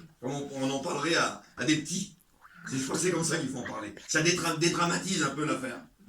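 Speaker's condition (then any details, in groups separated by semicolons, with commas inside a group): No condition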